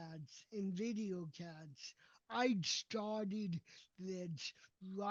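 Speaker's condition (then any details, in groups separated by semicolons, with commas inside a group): Cerebral palsy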